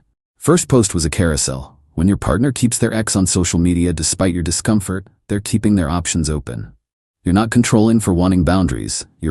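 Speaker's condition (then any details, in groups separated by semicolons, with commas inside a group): No condition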